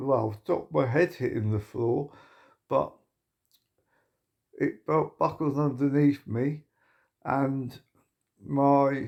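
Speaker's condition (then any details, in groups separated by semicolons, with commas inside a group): Motor neuron disease; progressive muscle wasting whole body, exoskeleton legs; speech deteriorated, words missing or mispronounced, worse when tired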